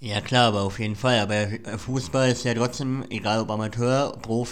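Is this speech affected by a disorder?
Yes: cleft palate; cleft palate present since childhood, speech impediment; voice may audibly show the cleft, says by the norm listeners would find podcasting unlistenable.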